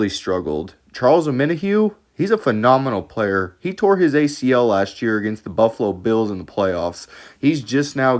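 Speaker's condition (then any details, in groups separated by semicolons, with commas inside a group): No condition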